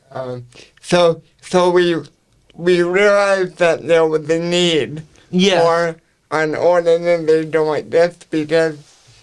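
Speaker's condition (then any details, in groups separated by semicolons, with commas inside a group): Cerebral palsy; speech affected to an extent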